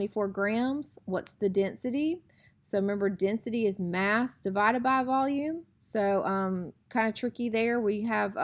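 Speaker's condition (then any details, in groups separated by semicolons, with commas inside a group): No condition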